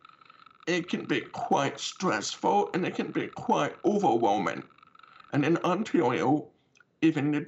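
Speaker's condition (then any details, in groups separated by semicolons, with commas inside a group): Deafness with cochlear implant; brown cochlear implant on side of head, once damaged by water from hose and repaired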